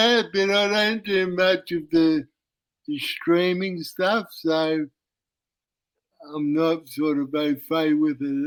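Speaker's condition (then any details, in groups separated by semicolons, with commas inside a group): Cerebral palsy; uses wheelchair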